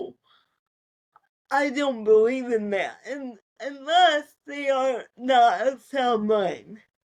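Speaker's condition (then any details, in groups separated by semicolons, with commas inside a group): Cerebral palsy; spasticity; shoulder joint wear, buttons and shoes difficult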